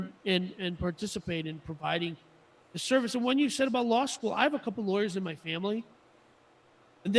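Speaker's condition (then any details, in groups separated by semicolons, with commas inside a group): No condition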